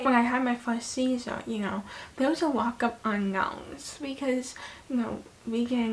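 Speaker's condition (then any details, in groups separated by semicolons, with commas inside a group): Hemiplegic cerebral palsy; right hemiplegia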